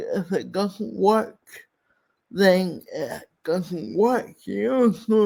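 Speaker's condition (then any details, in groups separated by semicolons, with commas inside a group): Cerebral palsy; speech impairment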